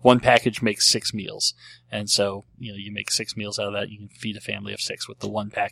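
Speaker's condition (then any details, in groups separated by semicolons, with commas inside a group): Cleft lip and palate; treated as a baby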